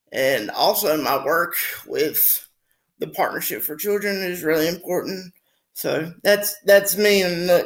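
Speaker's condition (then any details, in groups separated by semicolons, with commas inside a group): Spastic quadriplegic cerebral palsy; from birth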